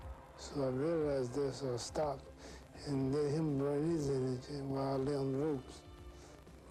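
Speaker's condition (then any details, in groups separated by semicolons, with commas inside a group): Parkinson's syndrome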